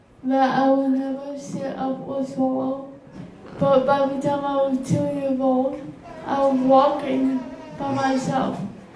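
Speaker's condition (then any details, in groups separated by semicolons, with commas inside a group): Cerebral palsy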